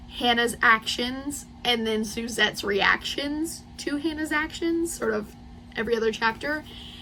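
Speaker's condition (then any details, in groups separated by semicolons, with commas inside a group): No condition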